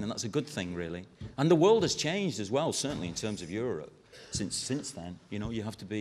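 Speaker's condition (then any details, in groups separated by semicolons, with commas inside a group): No condition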